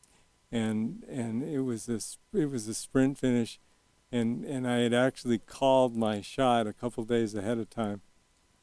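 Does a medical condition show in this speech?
Yes: young onset Parkinson's disease; young onset at age 40, shaky, Medtronic deep brain stimulation device, two 3-inch brain probes; deep brain stimulation surgery at Stanford 3 years ago, constant current, symptoms well managed.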